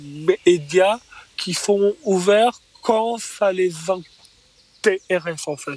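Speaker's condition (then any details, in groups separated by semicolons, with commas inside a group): Stuttering; stutter identified at age four, first misdiagnosed as Tourette syndrome by psychiatrist in Québec; stuttering in stand-up clip, voice deliberately left unedited; prolonged sounds, blocks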